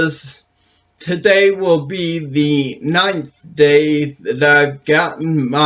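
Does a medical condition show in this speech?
Yes: brain injury.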